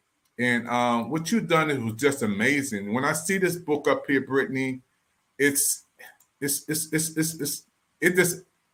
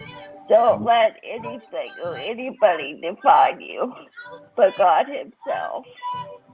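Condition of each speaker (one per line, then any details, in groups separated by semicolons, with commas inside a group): No condition
Cerebral palsy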